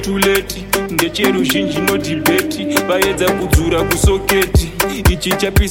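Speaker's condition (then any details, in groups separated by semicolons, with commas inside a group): No condition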